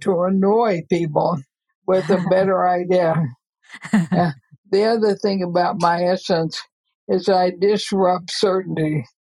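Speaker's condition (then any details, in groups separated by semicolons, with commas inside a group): ALS; breathing affected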